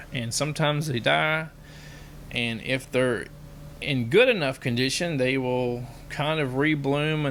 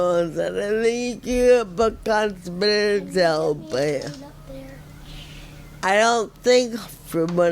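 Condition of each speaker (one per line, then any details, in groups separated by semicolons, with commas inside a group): No condition
Friedreich ataxia; some control of all limbs, lacks fine motor control; may restart disease drug at lower dose, occupational and physical therapy; speech tires with effort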